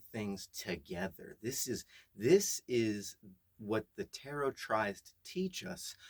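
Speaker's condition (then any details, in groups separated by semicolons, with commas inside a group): No condition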